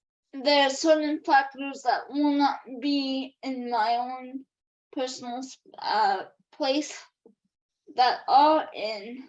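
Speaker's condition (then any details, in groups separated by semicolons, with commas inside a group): Cerebral palsy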